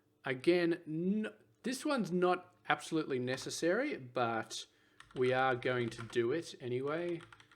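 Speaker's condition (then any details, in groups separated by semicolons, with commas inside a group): No condition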